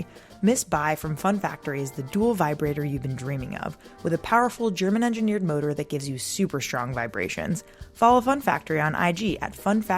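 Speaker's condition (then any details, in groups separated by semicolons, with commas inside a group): No condition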